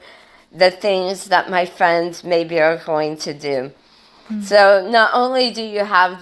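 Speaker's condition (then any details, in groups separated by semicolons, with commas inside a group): Hemiglossectomy for tongue cancer; stage 4 tongue carcinoma, hemiglossectomy, neck dissection, jaw and teeth replaced; radiation fibrosis, lymphedema, fibrosis medication; eating difficulty, avoids eating in public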